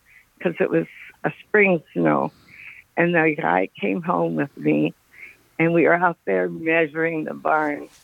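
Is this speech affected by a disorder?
Yes: Parkinson's; recent onset.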